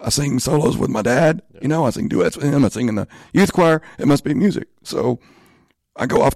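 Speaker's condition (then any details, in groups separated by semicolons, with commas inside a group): Spasmodic dysphonia; in speech therapy with doctors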